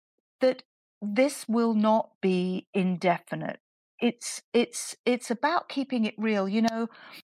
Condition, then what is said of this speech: No condition.